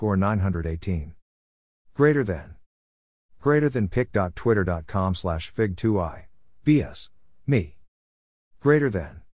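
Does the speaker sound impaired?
No.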